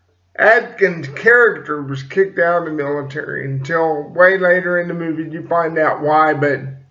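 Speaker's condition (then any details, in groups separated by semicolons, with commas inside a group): Cerebral palsy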